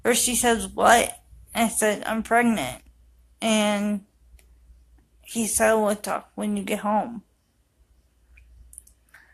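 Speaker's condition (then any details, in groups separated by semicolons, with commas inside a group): Cerebral palsy; affects walking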